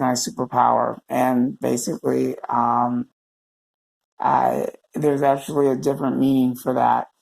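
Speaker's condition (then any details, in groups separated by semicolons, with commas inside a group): Cerebral palsy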